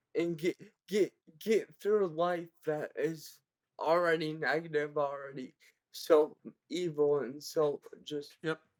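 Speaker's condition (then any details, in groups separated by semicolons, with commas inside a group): Cerebral palsy, severe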